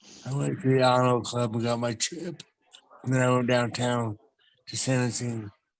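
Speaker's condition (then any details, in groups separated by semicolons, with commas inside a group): Traumatic brain injury; car crash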